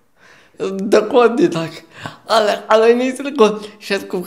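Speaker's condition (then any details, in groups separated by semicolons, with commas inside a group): Cerebral palsy, quadriplegic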